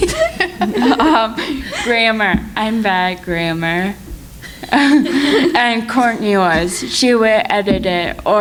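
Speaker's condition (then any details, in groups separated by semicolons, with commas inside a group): Cerebral palsy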